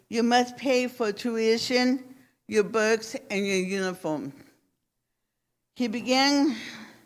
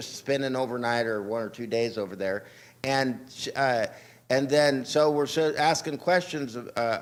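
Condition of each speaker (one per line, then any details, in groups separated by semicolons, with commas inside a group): Cerebral palsy; from birth, brain damage, left side weak; speech impediment, extensive speech therapy for pronunciation
No condition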